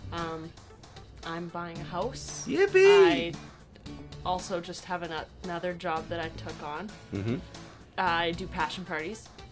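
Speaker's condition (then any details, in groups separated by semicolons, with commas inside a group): No condition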